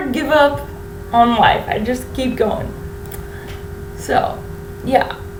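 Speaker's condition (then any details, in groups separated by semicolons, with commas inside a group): Cerebral palsy; wheelchair user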